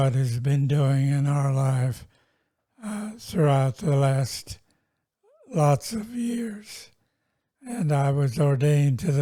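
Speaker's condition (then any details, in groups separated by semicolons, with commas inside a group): Multiple sclerosis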